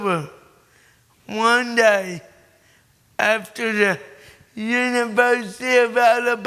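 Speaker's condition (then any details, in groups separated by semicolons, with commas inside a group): Cerebral palsy; born premature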